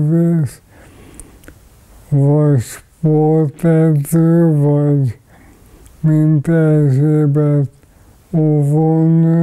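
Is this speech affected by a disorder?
Yes: ALS.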